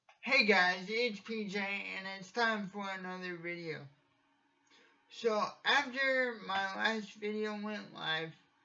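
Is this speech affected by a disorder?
Yes: cerebral palsy; from birth, uses wheelchair.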